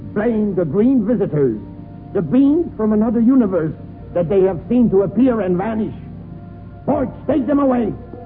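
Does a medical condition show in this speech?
No.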